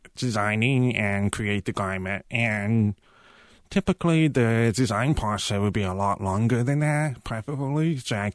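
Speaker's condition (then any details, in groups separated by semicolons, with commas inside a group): Profound deafness; cochlear implants received at age 18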